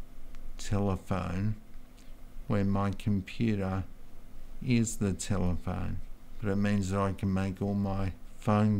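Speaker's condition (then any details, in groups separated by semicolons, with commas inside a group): Multiple sclerosis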